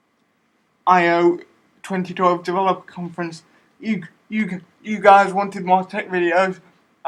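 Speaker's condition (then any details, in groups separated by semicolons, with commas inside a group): Cerebral palsy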